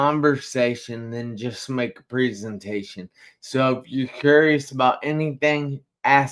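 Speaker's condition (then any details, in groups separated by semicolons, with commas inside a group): Traumatic brain injury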